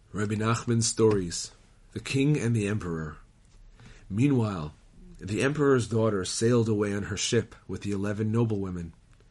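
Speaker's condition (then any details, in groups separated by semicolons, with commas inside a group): No condition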